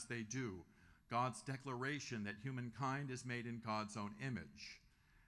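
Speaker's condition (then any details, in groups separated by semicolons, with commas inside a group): No condition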